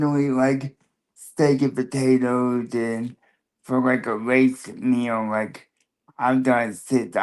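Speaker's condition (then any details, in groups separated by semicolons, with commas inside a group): Cerebral palsy, spastic quadriplegia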